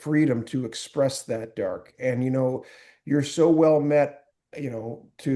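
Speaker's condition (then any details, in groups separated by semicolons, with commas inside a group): No condition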